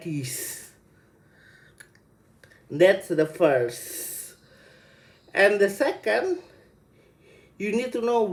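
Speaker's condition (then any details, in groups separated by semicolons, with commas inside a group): Cerebral palsy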